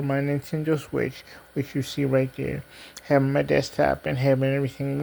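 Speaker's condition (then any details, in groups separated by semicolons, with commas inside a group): Cerebral palsy; diplegia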